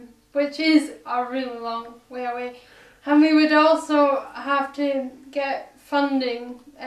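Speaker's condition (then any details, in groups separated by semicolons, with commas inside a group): Cerebral palsy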